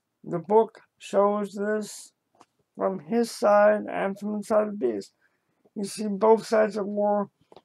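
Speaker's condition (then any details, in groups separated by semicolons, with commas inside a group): Cerebral palsy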